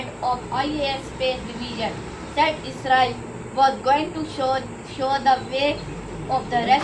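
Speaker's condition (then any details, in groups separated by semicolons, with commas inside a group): No condition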